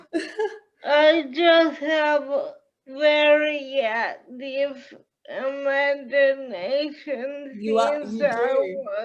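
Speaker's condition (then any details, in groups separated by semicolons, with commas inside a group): Cerebral palsy; powerchair user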